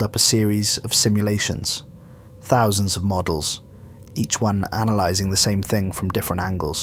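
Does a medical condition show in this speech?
No.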